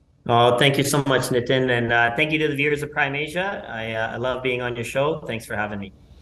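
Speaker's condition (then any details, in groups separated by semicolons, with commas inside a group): No condition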